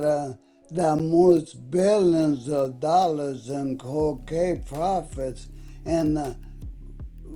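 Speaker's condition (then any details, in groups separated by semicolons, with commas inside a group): ALS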